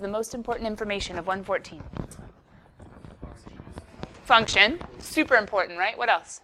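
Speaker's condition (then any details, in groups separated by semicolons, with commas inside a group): No condition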